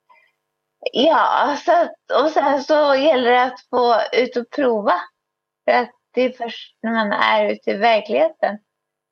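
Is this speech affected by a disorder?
Yes: cerebral palsy; wheelchair user, spastic body, left arm especially uncontrollable.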